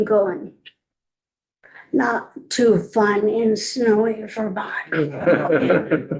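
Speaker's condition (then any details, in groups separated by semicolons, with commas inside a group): ALS; voice obviously deteriorating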